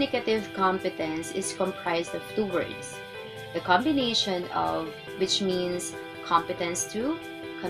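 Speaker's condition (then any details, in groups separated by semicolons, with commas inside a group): No condition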